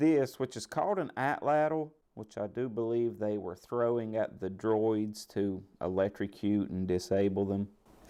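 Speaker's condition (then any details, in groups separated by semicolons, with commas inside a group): No condition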